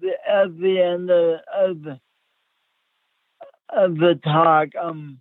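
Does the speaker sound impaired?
Yes: speech impediment; since childhood, uncoordinated with poor balance as child, physical and occupational therapy in childhood; repeating words over and over, impediment never went away.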